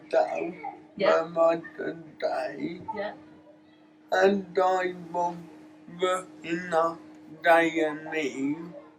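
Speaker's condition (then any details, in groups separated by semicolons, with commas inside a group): Cerebral palsy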